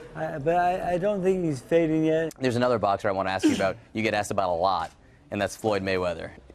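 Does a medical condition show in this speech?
No.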